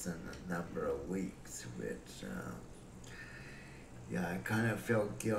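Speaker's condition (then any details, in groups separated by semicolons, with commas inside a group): Cerebral palsy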